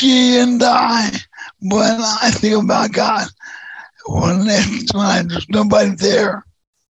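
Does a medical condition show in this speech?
Yes: neurofibromatosis type 2; genetic nerve tumors since 2011-2012, deaf one ear, hearing and vision loss, two prior brain surgeries; voice shot from brain stem tumor, surgery hoped to improve voice and hearing.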